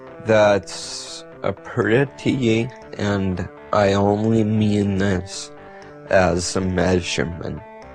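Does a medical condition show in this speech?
Yes: multiple sclerosis.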